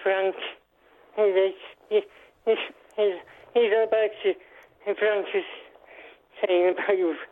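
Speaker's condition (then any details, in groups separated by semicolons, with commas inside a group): Parkinson's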